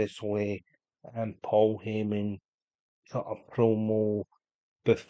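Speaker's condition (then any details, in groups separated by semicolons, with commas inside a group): Cerebral palsy; unable to walk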